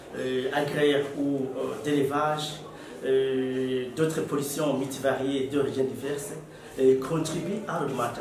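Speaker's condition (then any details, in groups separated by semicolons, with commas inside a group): No condition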